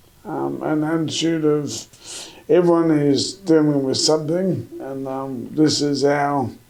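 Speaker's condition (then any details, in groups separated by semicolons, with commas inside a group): MND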